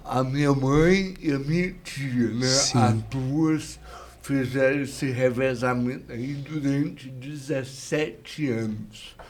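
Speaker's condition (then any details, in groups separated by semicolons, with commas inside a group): Cerebral palsy; caused at birth, about 20 minutes without breathing; 17 years physiotherapy, speech and psychomotor therapy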